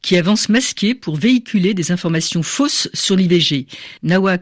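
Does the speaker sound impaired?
No.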